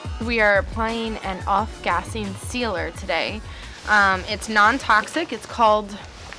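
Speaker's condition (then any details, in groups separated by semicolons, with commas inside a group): No condition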